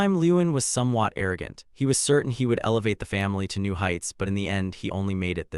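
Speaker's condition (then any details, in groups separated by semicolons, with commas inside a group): No condition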